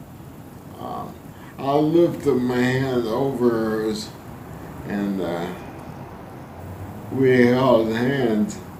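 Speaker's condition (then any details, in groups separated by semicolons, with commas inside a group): ALS; spasticity main symptom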